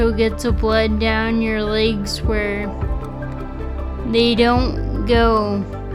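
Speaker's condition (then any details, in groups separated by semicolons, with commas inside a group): Friedreich's ataxia; neurological disorder; on Skyclarys 7 weeks, few symptoms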